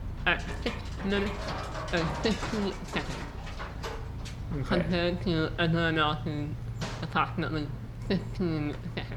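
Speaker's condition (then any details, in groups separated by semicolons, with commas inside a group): Muscular dystrophy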